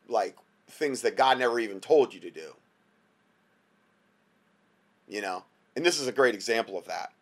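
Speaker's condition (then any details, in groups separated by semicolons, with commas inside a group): No condition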